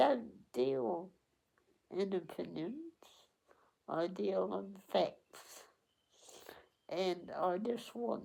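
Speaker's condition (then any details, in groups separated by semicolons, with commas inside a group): Cerebral palsy; onset at 8 days old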